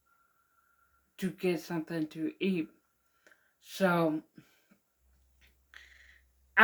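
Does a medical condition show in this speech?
Yes: mild cerebral palsy.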